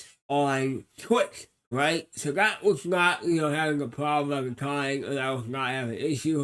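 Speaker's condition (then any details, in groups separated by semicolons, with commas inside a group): Cerebral palsy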